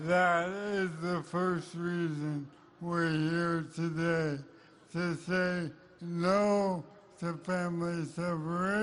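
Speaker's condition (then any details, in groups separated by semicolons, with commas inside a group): ALS; weak voice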